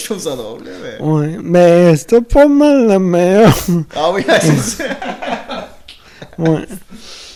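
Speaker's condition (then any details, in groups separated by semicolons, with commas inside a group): Amyotrophic lateral sclerosis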